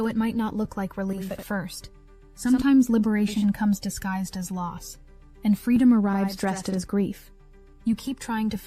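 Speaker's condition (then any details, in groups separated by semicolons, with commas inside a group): No condition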